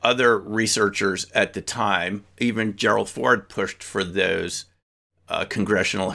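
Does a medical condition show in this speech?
No.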